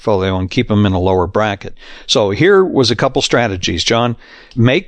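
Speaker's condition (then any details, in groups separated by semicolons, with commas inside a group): No condition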